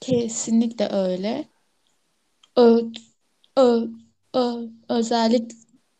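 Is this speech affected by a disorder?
Yes: stuttering; stuttering since before choosing a career; stutters a lot at present; frequent sound and part-word repetitions, repeated initial syllables, filler sounds; here repeated sounds, blocks.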